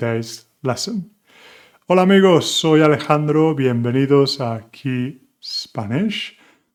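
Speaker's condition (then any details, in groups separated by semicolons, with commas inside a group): No condition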